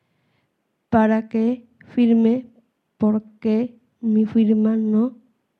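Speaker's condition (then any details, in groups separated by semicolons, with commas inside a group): Down syndrome; support person Patricia Andrade of Peruvian Down syndrome society present on panel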